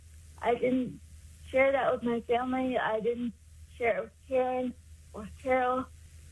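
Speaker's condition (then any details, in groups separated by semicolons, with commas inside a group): Cerebral palsy; uses power wheelchair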